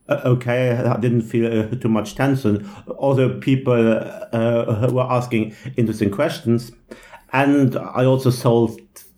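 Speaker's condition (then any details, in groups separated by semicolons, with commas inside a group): Stuttering; often stutters severely at stuttering conferences, little tension during own conference talk; repeated sounds, prolonged sounds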